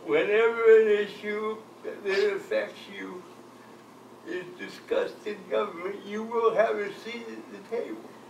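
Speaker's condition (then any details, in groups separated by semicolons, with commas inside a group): Cerebral palsy; from birth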